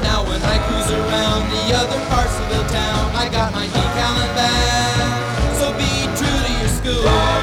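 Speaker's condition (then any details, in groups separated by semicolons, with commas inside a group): No condition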